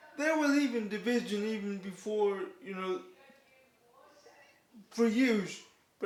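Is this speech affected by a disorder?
Yes: cerebral palsy; declined offered surgery.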